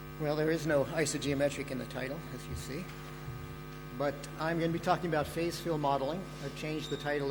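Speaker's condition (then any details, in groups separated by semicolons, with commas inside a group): No condition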